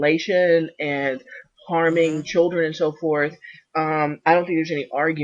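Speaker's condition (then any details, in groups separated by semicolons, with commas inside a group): No condition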